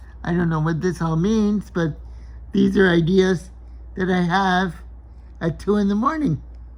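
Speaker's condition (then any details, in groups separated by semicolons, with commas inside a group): Cerebral palsy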